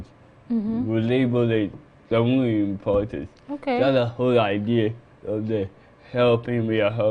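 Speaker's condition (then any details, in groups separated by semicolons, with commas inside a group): Cerebral palsy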